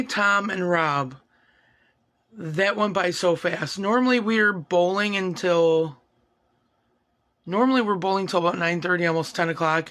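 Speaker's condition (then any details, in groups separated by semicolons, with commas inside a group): No condition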